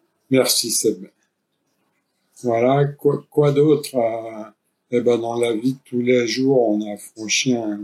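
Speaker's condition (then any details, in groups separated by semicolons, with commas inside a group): ALS; noninvasive ventilation at night for two-three months; increasing difficulty speaking, mainly due to breath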